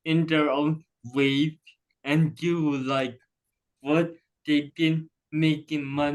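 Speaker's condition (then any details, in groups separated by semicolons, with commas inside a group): Cerebral palsy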